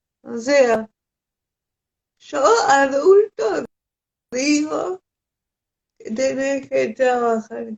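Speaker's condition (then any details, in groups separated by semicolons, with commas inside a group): Cerebral palsy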